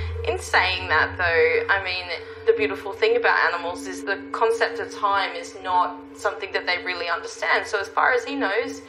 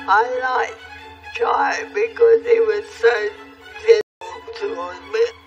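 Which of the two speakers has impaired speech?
The second: cerebral palsy; since birth, physical only, wheelchair user; speaks perfectly clearly.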